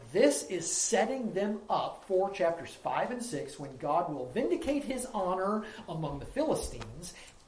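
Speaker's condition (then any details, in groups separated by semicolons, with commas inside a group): No condition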